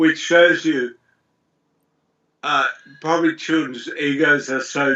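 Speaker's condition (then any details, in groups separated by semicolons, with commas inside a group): Multiple sclerosis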